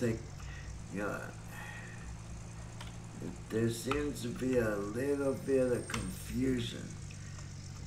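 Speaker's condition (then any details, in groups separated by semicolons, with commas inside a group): Cerebral palsy; breathing fine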